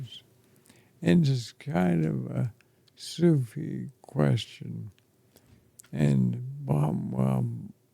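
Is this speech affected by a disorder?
Yes: ALS; affects chest and throat.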